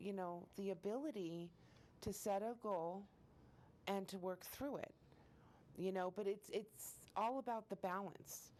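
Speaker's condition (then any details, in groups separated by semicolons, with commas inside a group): No condition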